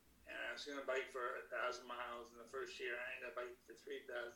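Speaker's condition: Young onset Parkinson's disease; diagnosed at 38, first misdiagnosed as multiple sclerosis, deep brain stimulation surgery; at least nine years since diagnosis, on L-dopa, depends on medication to move, protein blocks medication

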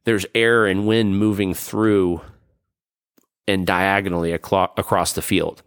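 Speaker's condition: No condition

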